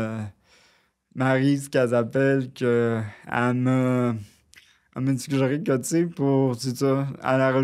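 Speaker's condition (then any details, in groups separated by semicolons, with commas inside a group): Cerebral palsy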